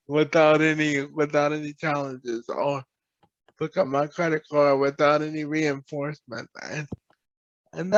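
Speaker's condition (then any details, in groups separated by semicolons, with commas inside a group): Cerebral palsy; present from birth; uses service dog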